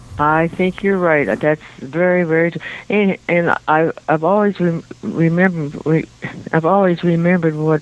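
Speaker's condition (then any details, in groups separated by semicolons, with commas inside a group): Stuttering; 3-6 week Hollins Institute retraining, then weekly therapy with Patrice Thompson at Walter Reed for 2-3 years; much improved, not completely fluent, still occasional stuttering moments; confident, fast talking causes trouble, stops, takes full breath, restarts; repeated sounds, repeated words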